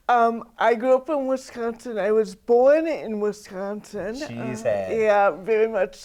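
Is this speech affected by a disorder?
Yes: cerebral palsy; atypical speech.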